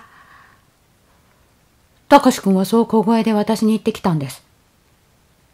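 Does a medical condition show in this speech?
No.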